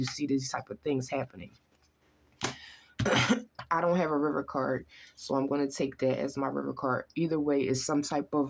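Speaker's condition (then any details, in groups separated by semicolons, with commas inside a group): No condition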